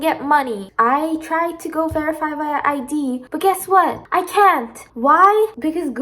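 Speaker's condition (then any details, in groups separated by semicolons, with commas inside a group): No condition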